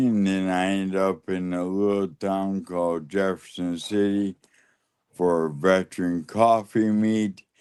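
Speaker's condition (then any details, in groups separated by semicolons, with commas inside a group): Lou Gehrig's disease (ALS)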